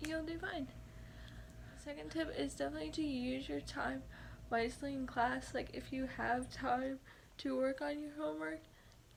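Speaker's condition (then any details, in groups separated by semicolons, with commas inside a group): Cerebral palsy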